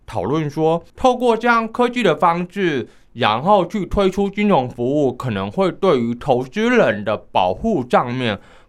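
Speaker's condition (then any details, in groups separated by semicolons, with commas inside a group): Hearing impairment, high-frequency hearing loss, mild; underwent speech rehabilitation therapy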